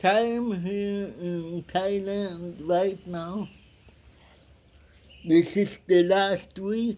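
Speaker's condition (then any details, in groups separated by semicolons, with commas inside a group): Cerebral palsy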